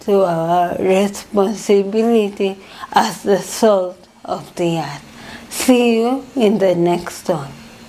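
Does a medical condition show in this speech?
Yes: cerebral palsy; from birth.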